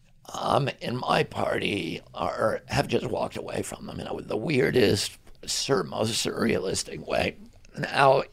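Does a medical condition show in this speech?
Yes: spasmodic dystonia; voice affected.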